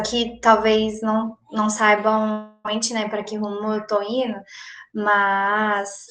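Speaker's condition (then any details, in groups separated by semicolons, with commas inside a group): No condition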